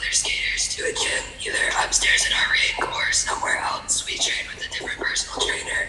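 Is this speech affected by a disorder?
Yes: laryngeal papillomatosis; congenital, papillomas growing in airway, periodic laser removal, many laser surgeries, vocal cord scar tissue; scarred vocal cords cannot vibrate, altered voice, breathless on exertion as airway gradually blocks.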